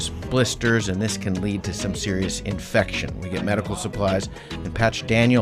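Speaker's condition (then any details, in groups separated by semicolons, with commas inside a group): No condition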